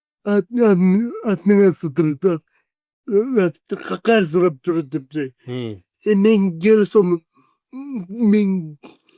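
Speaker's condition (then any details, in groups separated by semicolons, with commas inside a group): Cerebral palsy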